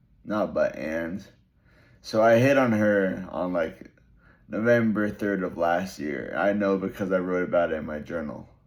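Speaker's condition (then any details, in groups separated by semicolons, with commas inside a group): Brain injury; relearned talking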